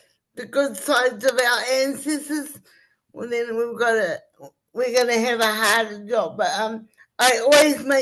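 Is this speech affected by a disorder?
Yes: cerebral palsy.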